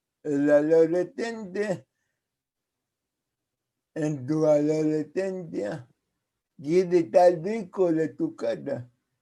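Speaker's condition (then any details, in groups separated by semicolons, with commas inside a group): Cerebral palsy; speaks as if with potato in mouth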